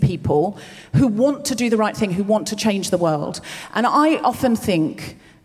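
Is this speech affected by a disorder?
No.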